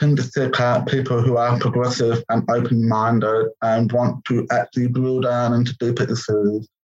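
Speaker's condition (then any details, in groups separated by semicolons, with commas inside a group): Profound deafness; congenital, born deaf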